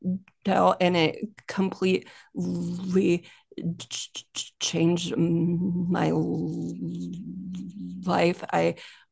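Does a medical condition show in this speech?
Yes: stuttering; stutter since childhood, more severe when younger, quiet child avoiding speaking, NSA workshop in Fort Lauderdale; still stutters, no problems communicating at work, growing confidence; more comfortable the more people spoken to, sound repetitions; here prolonged sounds, blocks.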